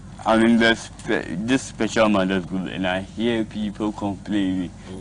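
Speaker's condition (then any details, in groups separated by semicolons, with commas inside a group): Cerebral palsy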